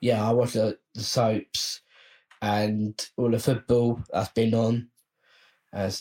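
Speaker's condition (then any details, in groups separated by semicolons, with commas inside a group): Down syndrome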